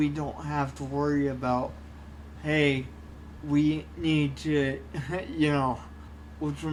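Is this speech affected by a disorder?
Yes: cerebral palsy; only one hand usable.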